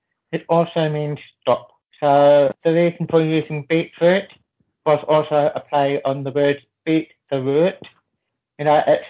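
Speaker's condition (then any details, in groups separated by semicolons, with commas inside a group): Deafness, born deaf, profound hearing loss, severe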